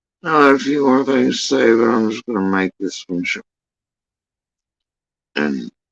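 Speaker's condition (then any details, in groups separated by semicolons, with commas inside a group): Facial paralysis after surgery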